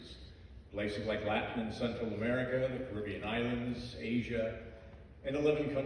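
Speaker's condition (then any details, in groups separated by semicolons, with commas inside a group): No condition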